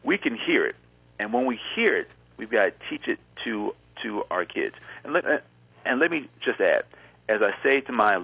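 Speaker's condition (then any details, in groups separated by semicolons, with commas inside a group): Congenital stuttering; present since birth, about 50 years; ongoing at age 50; often lets stutter happen freely rather than hiding it; repeated sounds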